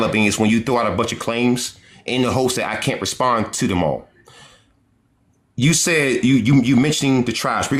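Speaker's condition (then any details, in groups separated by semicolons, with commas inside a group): No condition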